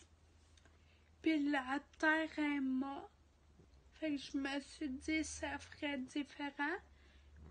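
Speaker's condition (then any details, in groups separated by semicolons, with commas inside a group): Ataxia; degenerative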